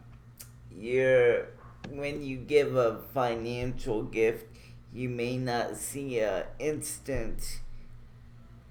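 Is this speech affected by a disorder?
Yes: cerebral palsy.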